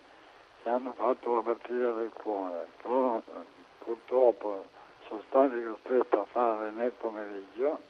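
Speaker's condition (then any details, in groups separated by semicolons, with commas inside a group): Amyotrophic lateral sclerosis; treating physician Giuseppe Stipa, Santa Maria Hospital of Terni, struggling with treatment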